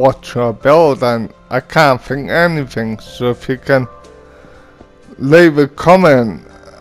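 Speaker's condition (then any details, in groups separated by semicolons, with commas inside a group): Cerebral ataxia; from birth, wheelchair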